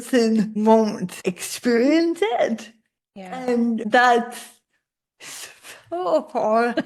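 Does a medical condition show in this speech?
Yes: cerebral palsy, spastic; most obviously affects speech.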